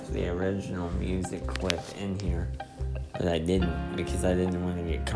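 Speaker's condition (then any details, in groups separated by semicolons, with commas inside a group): Spastic diplegia cerebral palsy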